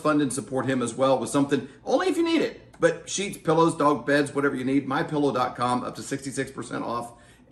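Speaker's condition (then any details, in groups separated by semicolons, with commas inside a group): No condition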